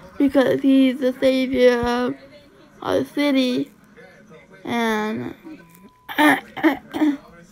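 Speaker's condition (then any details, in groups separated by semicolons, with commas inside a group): Cerebral palsy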